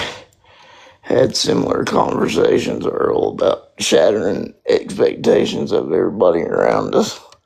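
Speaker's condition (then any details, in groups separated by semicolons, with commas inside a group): Spastic quadriplegic cerebral palsy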